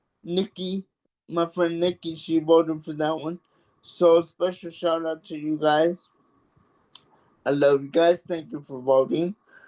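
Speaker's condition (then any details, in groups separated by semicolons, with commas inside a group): Cerebral palsy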